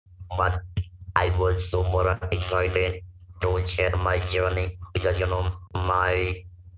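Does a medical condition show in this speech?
Yes: laryngectomy for vocal cord cancer, stage 4 vocal cord cancer; speaks with electrolarynx; stage 4 vocal cord cancer at 44, Dr. Kultup Patel surgery, tracheostomy, 30 radiotherapy in Ahmedabad; lost natural voice, hoarse then whispering, wrote 3 months, robotic electrolarynx voice, no pitch or emotion.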